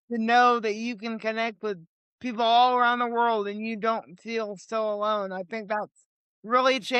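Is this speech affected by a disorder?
Yes: cerebral palsy; lifelong wheelchair user.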